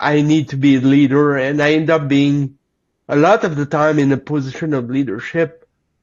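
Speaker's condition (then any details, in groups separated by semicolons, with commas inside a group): Cerebral palsy; lifelong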